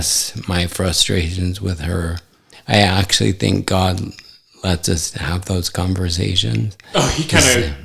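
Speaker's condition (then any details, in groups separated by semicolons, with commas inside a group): ALS; affects hand function; recently diagnosed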